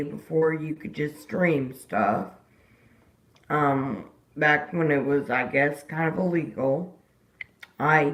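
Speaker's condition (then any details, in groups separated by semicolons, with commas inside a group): Disability causing slurred speech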